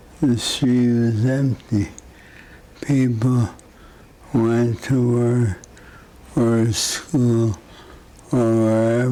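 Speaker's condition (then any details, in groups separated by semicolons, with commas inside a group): Parkinson's disease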